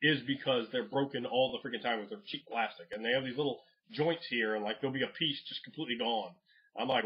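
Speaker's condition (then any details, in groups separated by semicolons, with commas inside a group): No condition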